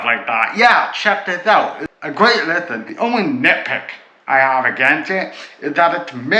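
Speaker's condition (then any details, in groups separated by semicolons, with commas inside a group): Cerebral palsy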